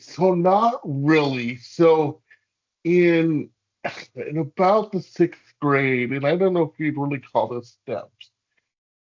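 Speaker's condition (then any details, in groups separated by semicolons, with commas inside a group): Cerebral palsy; hamstring releases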